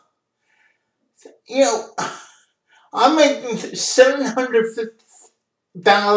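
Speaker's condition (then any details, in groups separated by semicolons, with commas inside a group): Cerebral palsy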